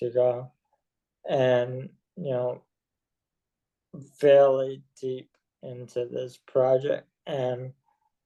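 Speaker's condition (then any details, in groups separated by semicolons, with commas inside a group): ALS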